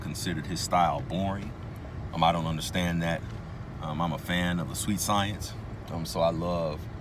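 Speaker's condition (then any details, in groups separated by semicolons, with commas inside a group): No condition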